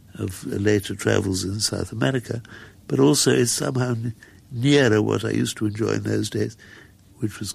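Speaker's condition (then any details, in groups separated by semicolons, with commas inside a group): Muscular dystrophy; progressive, wheelchair user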